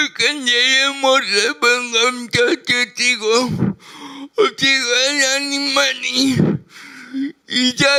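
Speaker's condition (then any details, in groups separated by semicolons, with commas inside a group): Brain lesion disability grade 1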